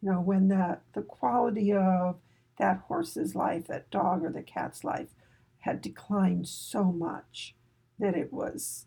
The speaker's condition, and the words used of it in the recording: None; typical speech.